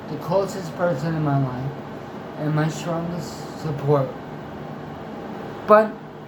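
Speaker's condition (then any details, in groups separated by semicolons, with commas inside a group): Traumatic brain injury; one-month coma; after one-month coma; relearned talking after coma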